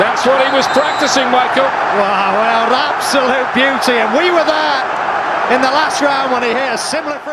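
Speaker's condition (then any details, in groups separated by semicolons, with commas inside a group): No condition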